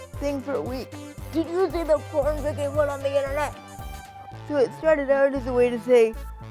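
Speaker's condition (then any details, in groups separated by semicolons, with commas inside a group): Cerebral palsy; able to speak, considers self very good speaker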